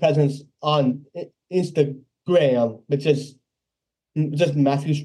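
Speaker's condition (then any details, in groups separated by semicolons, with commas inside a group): Down syndrome; congenital, lifelong; age 26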